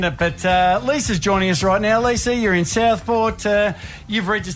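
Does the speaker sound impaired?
No.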